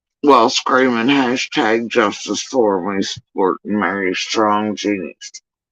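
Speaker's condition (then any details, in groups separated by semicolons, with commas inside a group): Facial paralysis after surgery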